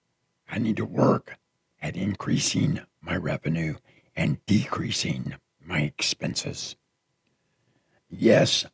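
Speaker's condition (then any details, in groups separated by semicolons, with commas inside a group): Partial laryngectomy after throat cancer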